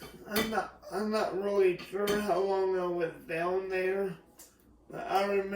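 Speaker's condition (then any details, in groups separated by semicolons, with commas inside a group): Cerebral palsy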